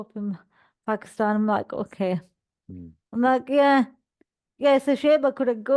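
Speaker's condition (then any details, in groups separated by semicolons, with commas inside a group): Cerebral palsy; all four limbs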